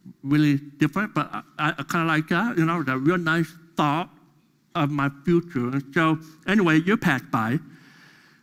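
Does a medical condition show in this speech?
Yes: deafness; deaf during school years.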